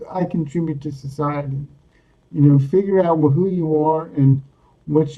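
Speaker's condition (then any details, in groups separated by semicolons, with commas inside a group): Cerebral palsy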